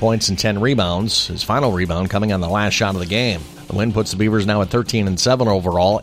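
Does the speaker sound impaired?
No.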